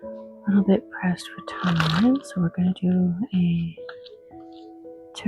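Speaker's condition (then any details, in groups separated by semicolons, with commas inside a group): No condition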